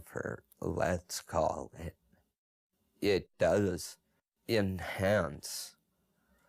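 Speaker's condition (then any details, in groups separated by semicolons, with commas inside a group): Multiple sclerosis; severe shaking; after a few puffs of marijuana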